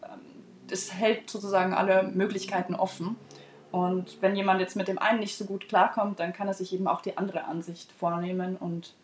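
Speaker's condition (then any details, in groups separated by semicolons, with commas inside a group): No condition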